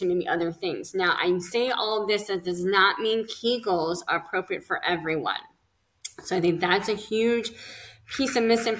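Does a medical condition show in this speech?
Yes: cleft lip and palate; bone graft surgery.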